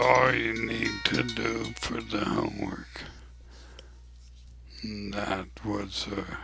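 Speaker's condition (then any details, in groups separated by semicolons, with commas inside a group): ALS; abnormally slow voice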